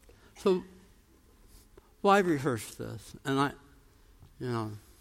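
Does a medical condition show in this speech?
Yes: tongue cancer, jaw reconstruction, osteonecrosis of jaw after radiation; titanium implants.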